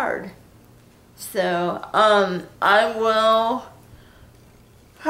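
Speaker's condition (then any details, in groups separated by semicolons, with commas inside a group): Cerebral palsy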